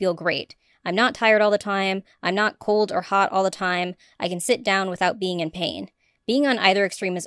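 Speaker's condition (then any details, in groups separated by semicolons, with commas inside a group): No condition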